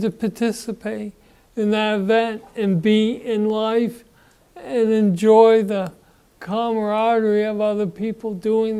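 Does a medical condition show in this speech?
Yes: Parkinson's disease.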